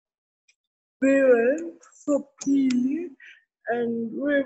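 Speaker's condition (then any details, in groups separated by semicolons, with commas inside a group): Cerebral palsy; from birth in Kenya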